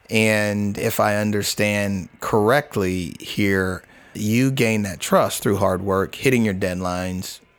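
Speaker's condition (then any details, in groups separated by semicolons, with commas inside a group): No condition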